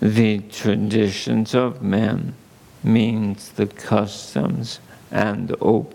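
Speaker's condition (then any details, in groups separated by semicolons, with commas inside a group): ALS; under neurologist care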